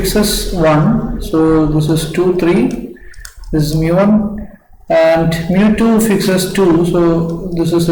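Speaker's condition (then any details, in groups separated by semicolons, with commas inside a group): No condition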